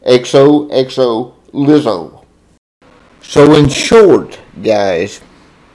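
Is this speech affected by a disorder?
Yes: cerebral palsy, spastic diplegia.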